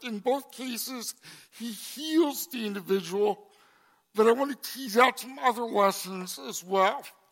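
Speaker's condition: Cerebral palsy; congenital

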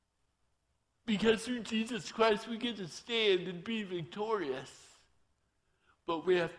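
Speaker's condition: Torsion dystonia; hand tremor found at age 5

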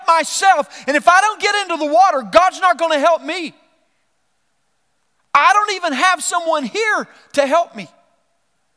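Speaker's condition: No condition

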